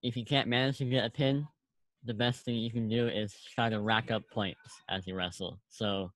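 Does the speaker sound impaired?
Yes: cleft lip, unilateral.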